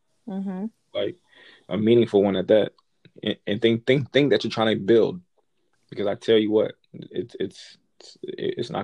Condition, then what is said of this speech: Stuttering. Now, growing up, people did, like, I stuttered. Still stutter to this day.